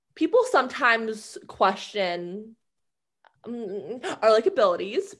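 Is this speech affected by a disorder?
Yes: stuttering; stuttering since childhood, has had speech therapy; speaks in a different way, self-described as communicating just fine; here blocks.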